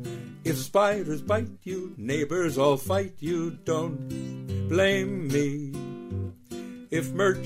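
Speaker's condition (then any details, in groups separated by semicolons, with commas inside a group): No condition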